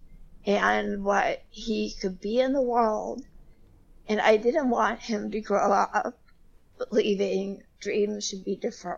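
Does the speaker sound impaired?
Yes: spasmodic dysphonia; vocal disorder audible in recording.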